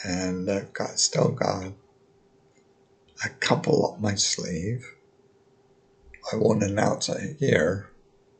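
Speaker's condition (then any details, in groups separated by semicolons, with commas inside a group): Multiple sclerosis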